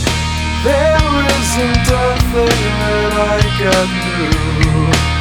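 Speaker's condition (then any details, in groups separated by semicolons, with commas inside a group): No condition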